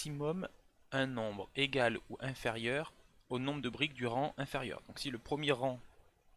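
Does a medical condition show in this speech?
No.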